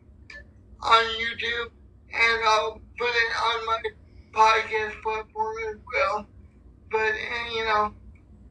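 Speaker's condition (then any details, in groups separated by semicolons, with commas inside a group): Cerebral palsy; physically challenged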